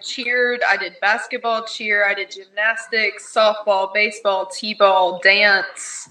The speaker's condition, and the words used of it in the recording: None; typical speech.